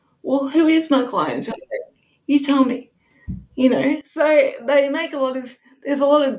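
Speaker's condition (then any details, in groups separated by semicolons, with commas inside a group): Cerebral palsy; wheelchair user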